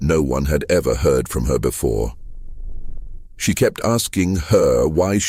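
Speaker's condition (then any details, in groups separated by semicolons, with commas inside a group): No condition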